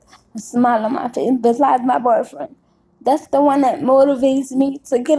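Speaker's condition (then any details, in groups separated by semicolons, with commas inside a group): Cerebral palsy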